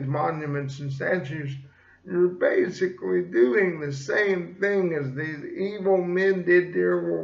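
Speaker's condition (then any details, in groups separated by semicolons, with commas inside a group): Cerebral palsy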